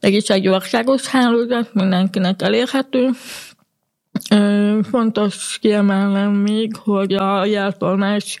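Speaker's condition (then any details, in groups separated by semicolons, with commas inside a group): Hearing impairment; used speech-to-text interpreter in university lectures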